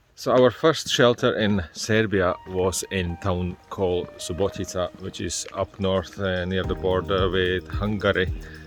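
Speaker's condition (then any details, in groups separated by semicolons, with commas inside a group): No condition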